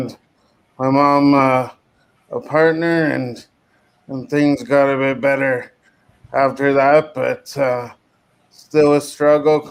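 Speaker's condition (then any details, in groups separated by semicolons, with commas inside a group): Cerebral palsy; from birth, lifelong wheelchair use; diagnosed at 6 months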